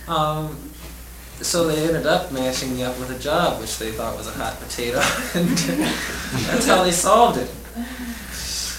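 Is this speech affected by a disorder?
No.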